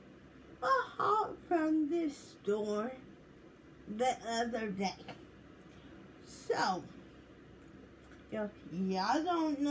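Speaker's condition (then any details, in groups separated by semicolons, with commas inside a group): Cerebral palsy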